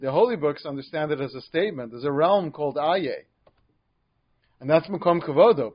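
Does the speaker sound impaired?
No.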